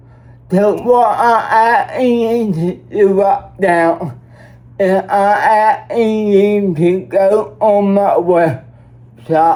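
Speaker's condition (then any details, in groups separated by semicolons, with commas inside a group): Cerebral palsy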